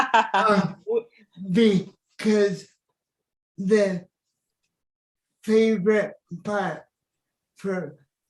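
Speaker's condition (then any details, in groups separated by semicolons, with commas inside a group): Cerebral palsy; wheelchair user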